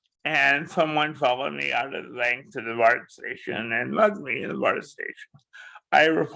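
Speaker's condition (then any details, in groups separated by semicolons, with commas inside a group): Cerebral palsy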